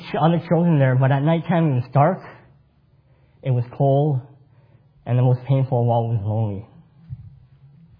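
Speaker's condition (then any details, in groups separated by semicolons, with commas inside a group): Cleft palate; congenital cleft palate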